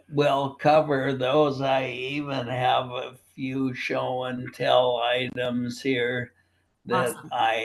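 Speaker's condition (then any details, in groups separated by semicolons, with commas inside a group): Primary lateral sclerosis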